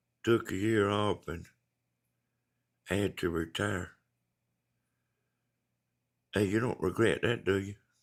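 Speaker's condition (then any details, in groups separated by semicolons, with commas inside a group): Brain bleed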